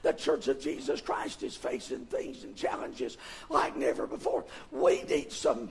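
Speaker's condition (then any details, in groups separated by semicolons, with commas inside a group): Vocal fold paralysis, bilateral; speaks with false vocal folds; false folds compensate for voicing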